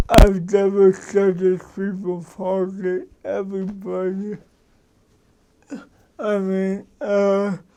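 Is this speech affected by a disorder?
Yes: cerebral palsy.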